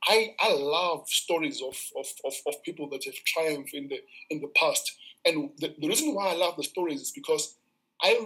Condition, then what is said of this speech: Stuttering. My challenge was that I used to stutter, or I stutter.